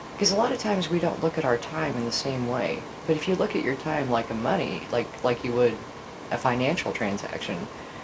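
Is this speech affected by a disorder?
No.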